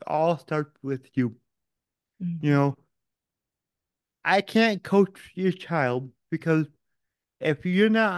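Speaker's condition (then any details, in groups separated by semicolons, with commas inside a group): Cerebral palsy; mentally unaffected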